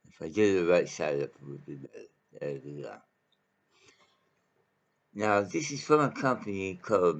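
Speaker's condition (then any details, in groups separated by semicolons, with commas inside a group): Mouth cancer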